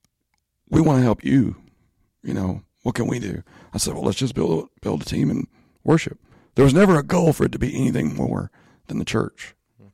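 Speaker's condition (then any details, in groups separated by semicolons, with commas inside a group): Spasmodic dysphonia; voice issue, asks listeners to excuse voice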